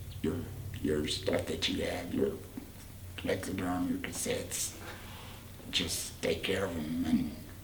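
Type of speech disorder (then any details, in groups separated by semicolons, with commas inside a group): Speech with a voice prosthesis; total laryngectomy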